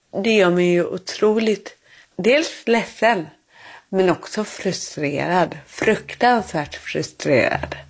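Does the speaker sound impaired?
Yes: cerebral palsy; born without heartbeat.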